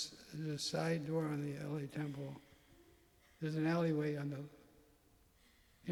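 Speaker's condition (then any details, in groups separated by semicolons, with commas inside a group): Parkinson's; tremor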